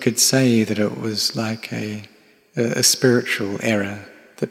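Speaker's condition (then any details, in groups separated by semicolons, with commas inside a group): No condition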